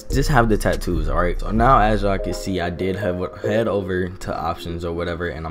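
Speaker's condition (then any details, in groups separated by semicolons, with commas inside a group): No condition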